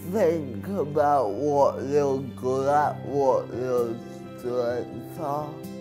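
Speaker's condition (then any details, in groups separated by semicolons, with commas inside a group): Cerebral palsy; birth injury; slurred speech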